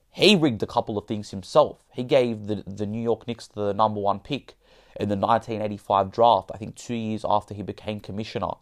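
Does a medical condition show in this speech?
No.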